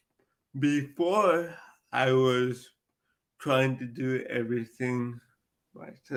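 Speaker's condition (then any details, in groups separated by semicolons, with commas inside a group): Cerebral palsy; cerebral palsy from birth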